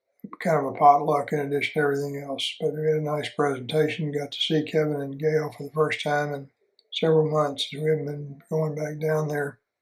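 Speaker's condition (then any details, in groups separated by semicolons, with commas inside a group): Parkinson's disease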